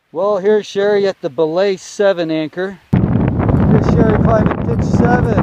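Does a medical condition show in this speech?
No.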